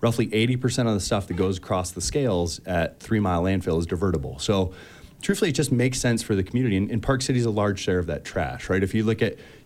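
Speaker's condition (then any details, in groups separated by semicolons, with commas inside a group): No condition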